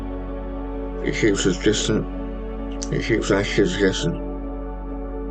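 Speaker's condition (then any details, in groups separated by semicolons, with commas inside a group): Stage 4 tongue cancer, hemiglossectomy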